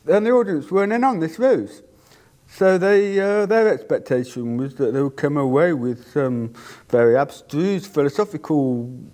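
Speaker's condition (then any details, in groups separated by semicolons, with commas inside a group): Deafness; cannot hear own voice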